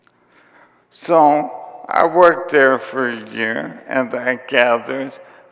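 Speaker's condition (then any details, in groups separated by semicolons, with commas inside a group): ALS; symptoms began about four years before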